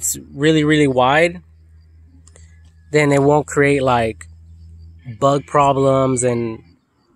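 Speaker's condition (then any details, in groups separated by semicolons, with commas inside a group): No condition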